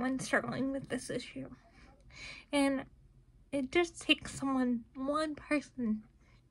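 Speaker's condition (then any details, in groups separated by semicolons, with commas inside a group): Cerebral palsy, spastic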